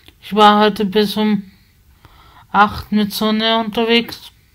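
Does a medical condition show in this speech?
Yes: spasticity from birth; multiple sclerosis.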